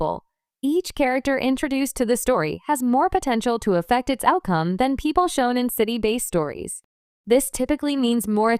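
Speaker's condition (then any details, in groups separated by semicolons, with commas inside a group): No condition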